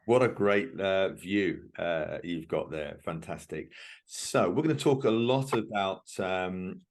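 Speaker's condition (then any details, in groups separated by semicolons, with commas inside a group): No condition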